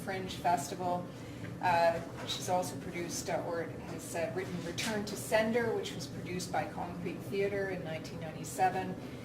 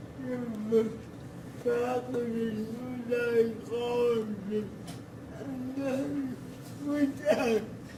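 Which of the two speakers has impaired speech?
The second: cerebral palsy; dysarthric, reduced lung capacity, prolonged talking effortful, speech recognition failed.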